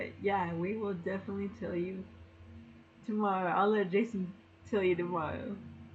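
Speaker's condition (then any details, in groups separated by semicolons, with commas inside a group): Cerebral palsy; Girdlestone resection surgery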